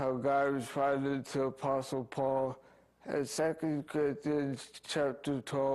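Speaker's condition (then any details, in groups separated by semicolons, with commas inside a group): Speech impairment after accident; initially no speech or movement, relearned speaking, difficulty persists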